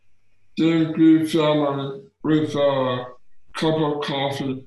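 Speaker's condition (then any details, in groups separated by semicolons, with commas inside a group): Down syndrome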